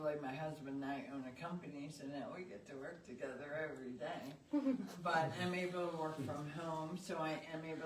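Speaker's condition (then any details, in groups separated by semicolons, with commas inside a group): ALS; cannot speak or breathe lying flat, still able to speak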